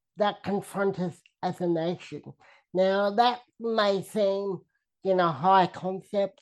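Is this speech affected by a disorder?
Yes: cerebral palsy, spastic quadriplegia.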